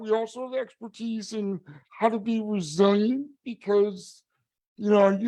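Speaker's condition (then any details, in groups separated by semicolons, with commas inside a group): Cerebral palsy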